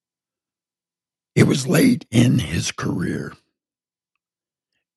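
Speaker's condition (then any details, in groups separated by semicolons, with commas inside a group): Partial laryngectomy from throat cancer; voice sounds different from typical voices, strangers ask if sick, still understandable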